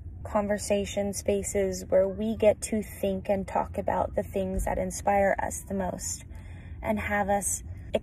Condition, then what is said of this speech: No condition.